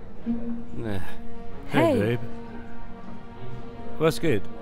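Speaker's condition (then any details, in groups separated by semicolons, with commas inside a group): No condition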